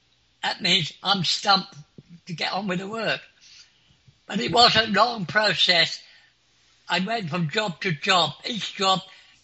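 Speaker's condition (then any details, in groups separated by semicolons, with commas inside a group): Clinically deaf; clinically deaf since school age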